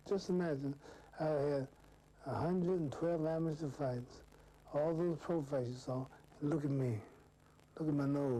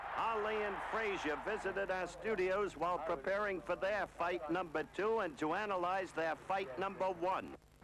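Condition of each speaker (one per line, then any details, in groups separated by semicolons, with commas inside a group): Parkinson's syndrome; no tremor, no weakness, still exercises vigorously; sometimes slurred speech
No condition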